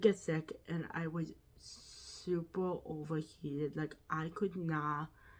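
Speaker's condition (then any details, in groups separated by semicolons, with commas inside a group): Quadriplegic cerebral palsy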